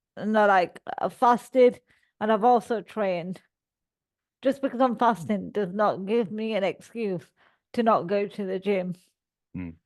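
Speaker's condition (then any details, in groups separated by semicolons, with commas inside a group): Cerebral palsy; all four limbs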